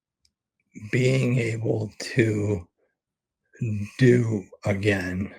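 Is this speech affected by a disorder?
Yes: ALS; expects to lose voice very soon.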